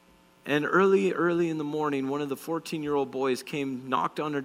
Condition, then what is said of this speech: No condition.